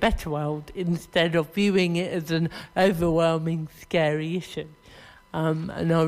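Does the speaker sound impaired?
Yes: cerebral palsy.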